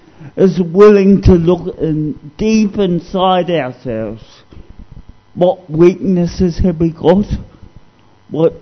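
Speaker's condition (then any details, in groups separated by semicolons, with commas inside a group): Cerebral palsy; discovered at age 2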